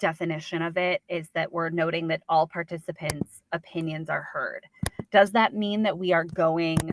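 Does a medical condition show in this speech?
No.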